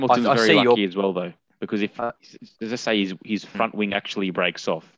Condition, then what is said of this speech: No condition.